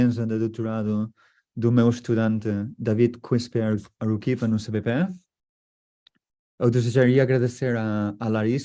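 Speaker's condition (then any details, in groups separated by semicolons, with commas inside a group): No condition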